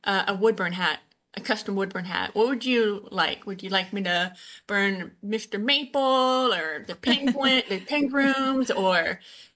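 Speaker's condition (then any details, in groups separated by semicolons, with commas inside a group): Usher syndrome, born deaf; uses hearing aids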